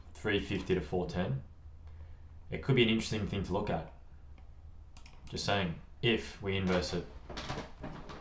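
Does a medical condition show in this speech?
No.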